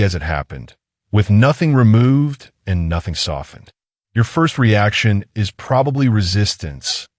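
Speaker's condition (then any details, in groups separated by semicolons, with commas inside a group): No condition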